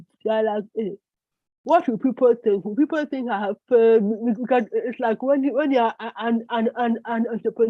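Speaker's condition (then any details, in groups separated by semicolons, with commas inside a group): Cerebral palsy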